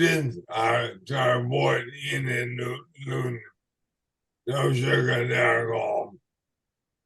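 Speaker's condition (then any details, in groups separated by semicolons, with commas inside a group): ALS/MND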